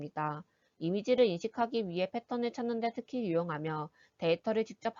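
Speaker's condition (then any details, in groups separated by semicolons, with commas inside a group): No condition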